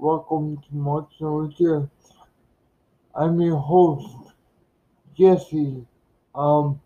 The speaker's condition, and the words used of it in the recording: Cerebral palsy. A lot of people might notice that I talk not normal.